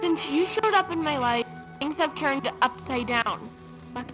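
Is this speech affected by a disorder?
No.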